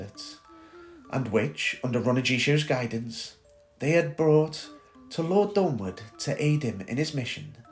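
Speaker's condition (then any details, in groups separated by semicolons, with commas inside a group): No condition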